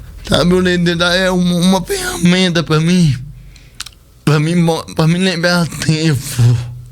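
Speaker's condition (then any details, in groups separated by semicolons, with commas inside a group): Cerebral palsy; speech not normal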